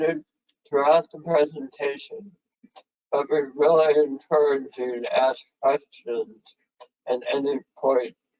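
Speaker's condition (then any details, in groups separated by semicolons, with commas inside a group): Head and neck cancer; severe dysphagia after cancer treatment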